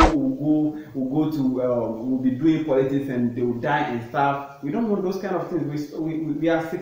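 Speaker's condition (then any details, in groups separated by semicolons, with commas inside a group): No condition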